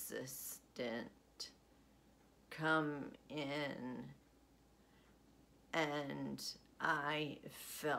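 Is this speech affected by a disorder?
Yes: essential tremor.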